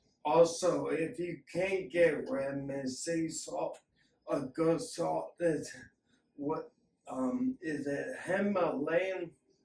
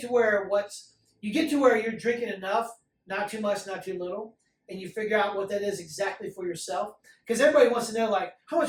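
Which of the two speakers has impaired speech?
The first: acquired ataxia; acquired ataxia accelerating hereditary ataxia.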